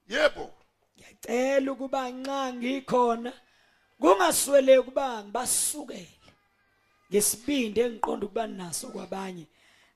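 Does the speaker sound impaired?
No.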